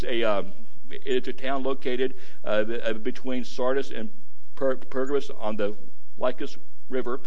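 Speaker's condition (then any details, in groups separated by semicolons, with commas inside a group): Stuttering; stuttering can lengthen a 25-minute message to 35 or 45 minutes; repeated sounds, blocks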